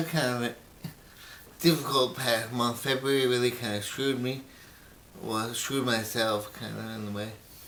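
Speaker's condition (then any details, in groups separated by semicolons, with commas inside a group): Brain injury; memory greatly affected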